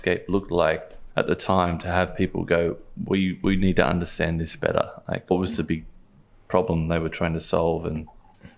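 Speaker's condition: No condition

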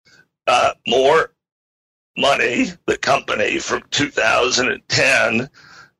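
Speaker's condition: Spasmodic dysphonia; weakened voice at onset, trouble speaking, could barely use voice, limited speaking to protect voice

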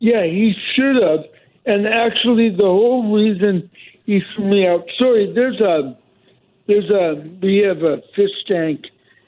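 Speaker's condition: Cerebral palsy; can be heard as aggressive

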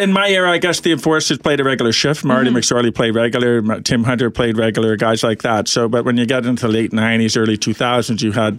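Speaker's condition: Profound hearing loss, orally deaf

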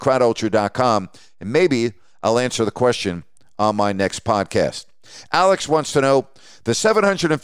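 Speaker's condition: No condition

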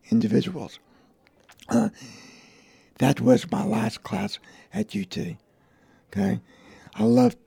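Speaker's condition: Vocal cord damage; one vocal cord paralyzed, other works very little

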